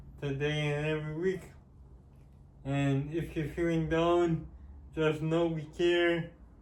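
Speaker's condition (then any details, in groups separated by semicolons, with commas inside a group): Cerebral palsy; with developmental delay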